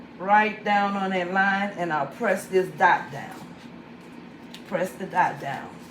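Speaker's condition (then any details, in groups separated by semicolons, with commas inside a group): No condition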